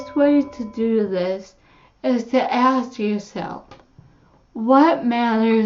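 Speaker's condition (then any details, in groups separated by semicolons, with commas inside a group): Cerebellar ataxia; caused by brain bleed, unsteady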